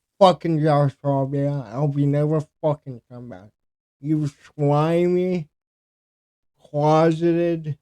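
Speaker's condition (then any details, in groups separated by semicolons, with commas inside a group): Cerebral palsy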